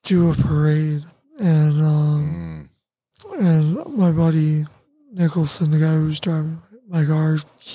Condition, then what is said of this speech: Tracheostomy. I have a trach, and that's what connects to a ventilator.